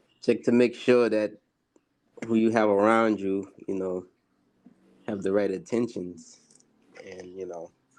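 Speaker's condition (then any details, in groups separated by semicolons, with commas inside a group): No condition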